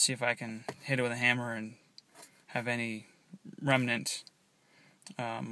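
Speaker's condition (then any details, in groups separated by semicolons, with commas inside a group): No condition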